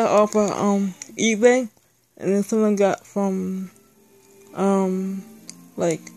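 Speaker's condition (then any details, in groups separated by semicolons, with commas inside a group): Speech impairment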